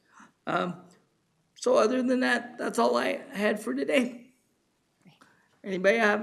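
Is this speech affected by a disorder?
Yes: cerebral palsy.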